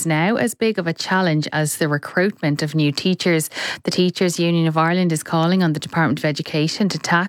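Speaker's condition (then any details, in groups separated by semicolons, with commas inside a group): No condition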